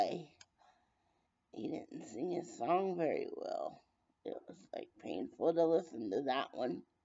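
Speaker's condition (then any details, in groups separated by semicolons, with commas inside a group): Brain injury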